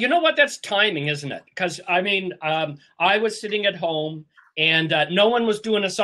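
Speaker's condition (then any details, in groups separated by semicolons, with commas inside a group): No condition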